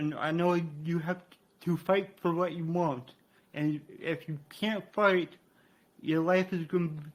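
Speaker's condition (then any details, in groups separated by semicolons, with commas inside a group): Cerebral palsy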